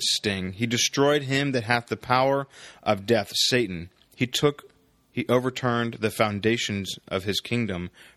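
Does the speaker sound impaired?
No.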